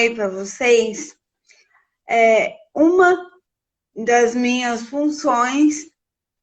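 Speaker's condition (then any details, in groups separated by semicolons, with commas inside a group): Cerebral palsy; from birth, premature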